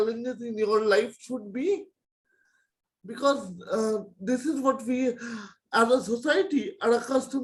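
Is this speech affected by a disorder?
Yes: cerebral palsy; present from birth.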